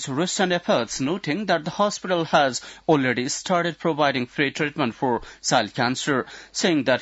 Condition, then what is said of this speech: None; typical speech.